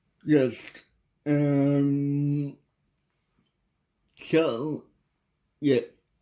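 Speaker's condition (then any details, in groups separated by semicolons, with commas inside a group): Cerebral palsy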